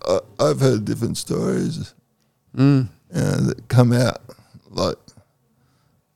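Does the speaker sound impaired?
Yes: cerebral palsy; second COVID vaccine dose, Pfizer chosen on doctor's advice over AstraZeneca due to blood clot risk.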